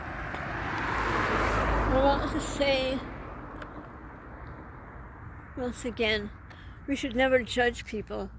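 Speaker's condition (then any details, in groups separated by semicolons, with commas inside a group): Traumatic brain injury; car accident, years ago; trouble talking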